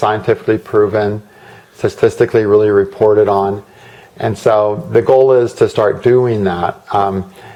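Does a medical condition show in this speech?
No.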